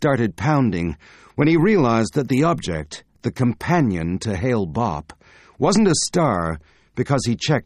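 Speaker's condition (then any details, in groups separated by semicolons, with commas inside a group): No condition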